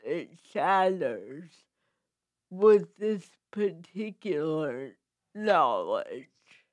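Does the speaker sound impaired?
Yes: cerebral palsy with speech impediment; speaks and moves strangely.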